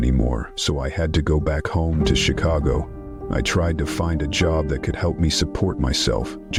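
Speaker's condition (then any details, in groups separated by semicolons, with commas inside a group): No condition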